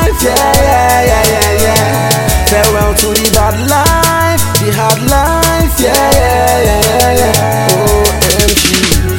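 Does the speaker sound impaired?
No.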